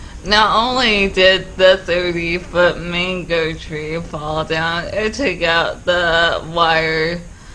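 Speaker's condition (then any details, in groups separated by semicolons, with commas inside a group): ALS; no ventilator needed yet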